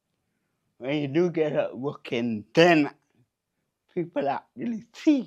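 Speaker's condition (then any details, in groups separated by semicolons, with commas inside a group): Cerebral palsy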